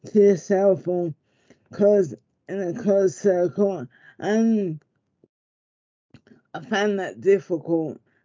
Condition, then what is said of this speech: ALS (motor neuron disease). Looking at me, they'll be like, oh, you look fine, but the minute I open my mouth, they think I've had a stroke.